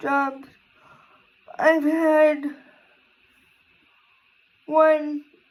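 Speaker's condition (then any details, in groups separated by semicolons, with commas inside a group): Cerebral palsy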